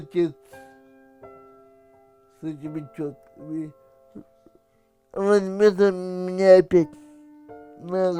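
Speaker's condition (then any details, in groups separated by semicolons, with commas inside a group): Cerebral palsy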